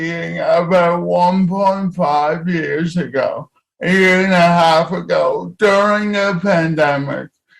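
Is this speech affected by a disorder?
Yes: cerebral palsy.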